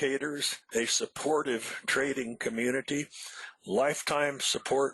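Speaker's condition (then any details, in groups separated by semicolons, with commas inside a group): No condition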